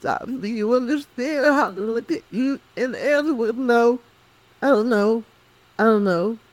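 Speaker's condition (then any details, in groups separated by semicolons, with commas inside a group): Cerebral palsy; speech affected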